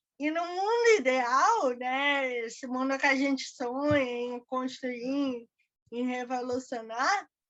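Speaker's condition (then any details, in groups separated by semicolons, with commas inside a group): Cerebral palsy; diagnosed at about one year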